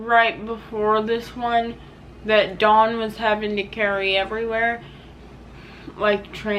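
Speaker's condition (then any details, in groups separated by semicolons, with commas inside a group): Cerebral palsy; hip osteoarthritis from cerebral palsy, service dog; surgery upcoming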